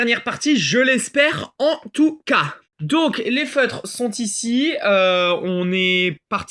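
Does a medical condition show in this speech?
No.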